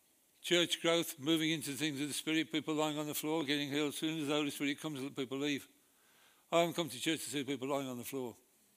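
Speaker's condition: Parkinson's disease; shaking

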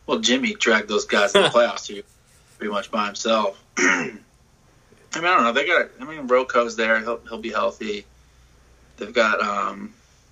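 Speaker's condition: No condition

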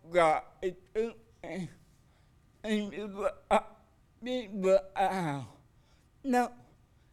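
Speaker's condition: Cerebral palsy

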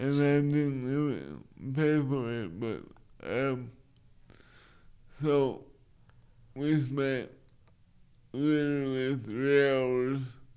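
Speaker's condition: Cerebral palsy; limited use of arms

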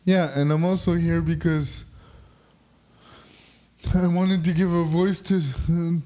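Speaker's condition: Quad spastic cerebral palsy; spastic quadriplegic cerebral palsy

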